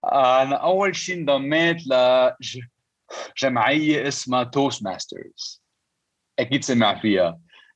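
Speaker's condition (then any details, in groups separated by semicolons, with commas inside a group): Stuttering; present since at least teenage years; stutter noticeable, joking about it helps listeners understand why speech sounds that way; blocks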